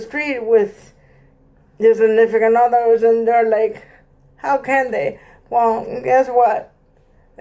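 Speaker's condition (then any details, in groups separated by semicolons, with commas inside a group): Cerebral palsy; present from birth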